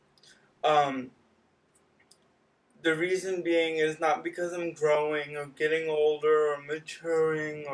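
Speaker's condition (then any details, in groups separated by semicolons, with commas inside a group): Cerebral palsy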